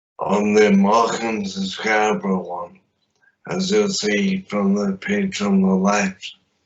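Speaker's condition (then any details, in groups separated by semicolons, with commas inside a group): Traumatic brain injury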